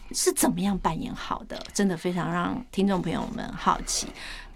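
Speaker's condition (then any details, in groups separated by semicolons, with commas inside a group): No condition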